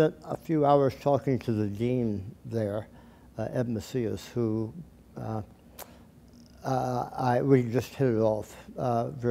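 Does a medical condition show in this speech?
Yes: tongue cancer surgery; speech slightly off, permanently changed.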